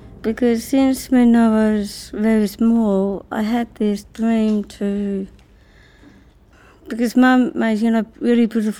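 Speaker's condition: Down syndrome; learning difficulty; age 38

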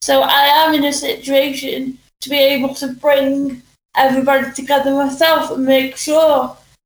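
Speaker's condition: Cerebral palsy; limited hand use

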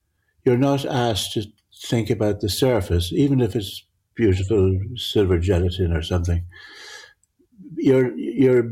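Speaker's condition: Parkinson's; grouped objects merge together

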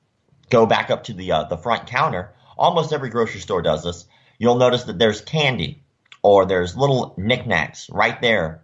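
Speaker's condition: Cleft lip and palate; facial scars from surgeries

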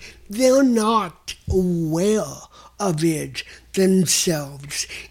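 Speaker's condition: Cerebral palsy; motor impairment

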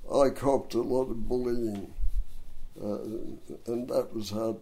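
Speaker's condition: Dystonia and cerebral palsy; hard-to-diagnose

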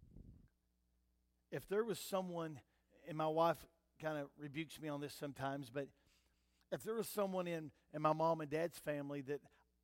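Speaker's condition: No condition

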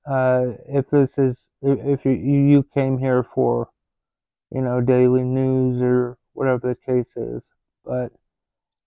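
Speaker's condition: Stutter; speaks slowly; repeated sounds

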